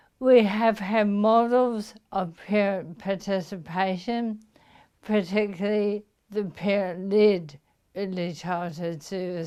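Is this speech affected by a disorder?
Yes: motor neuron disease.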